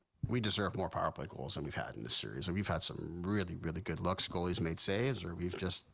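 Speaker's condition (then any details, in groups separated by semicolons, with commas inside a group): No condition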